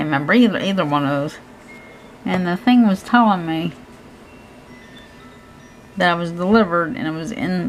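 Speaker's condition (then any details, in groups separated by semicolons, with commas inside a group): Cerebral palsy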